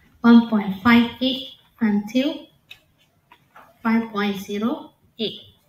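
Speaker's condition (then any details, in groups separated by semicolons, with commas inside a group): No condition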